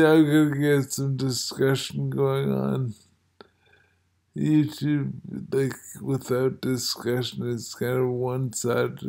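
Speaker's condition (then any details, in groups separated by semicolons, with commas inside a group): Multiple sclerosis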